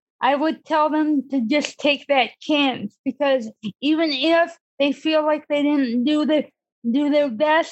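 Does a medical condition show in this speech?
Yes: cerebral palsy; disability since childhood.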